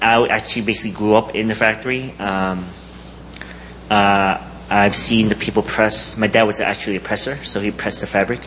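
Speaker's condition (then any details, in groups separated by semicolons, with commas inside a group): Cleft palate; congenital cleft palate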